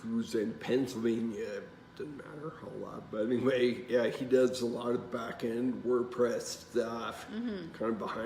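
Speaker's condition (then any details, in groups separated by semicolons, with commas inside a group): Traumatic brain injury; caused by failed tumor surgery; 27 years since injury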